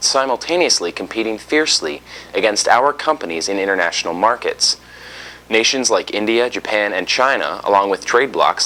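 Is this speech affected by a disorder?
No.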